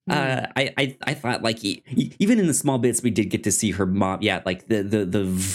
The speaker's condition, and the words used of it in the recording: Stuttering. It is like they don't know why I stutter.